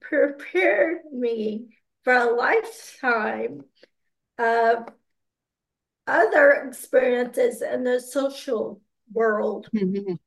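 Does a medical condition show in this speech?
Yes: aphasia and ataxia; progressive ataxia; currently doing well; cannot always pick out needed words, hard to clearly express ideas.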